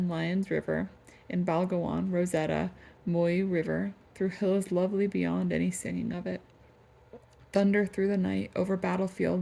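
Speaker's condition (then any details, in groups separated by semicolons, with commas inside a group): No condition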